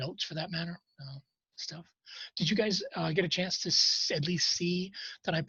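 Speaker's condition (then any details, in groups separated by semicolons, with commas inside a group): No condition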